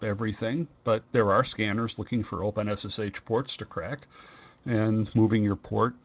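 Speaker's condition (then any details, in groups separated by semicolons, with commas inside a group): No condition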